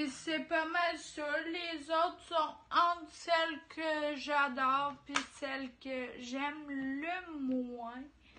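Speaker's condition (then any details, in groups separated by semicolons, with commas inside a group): Ataxia; degenerative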